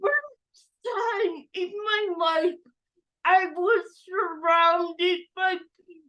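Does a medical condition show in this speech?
Yes: cerebral palsy; oxygen deprivation at birth.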